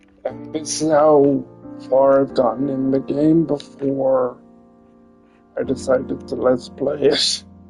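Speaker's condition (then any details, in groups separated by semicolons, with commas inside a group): Cerebral palsy; limbs affected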